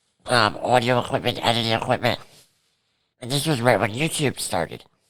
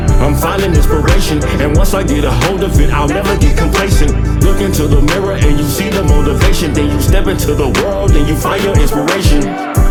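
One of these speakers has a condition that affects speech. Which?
The first: cerebral palsy; present from birth.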